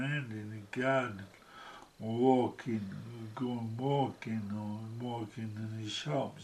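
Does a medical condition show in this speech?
Yes: motor neurone disease; onset in left hand; gradually progressing, reduced physical abilities.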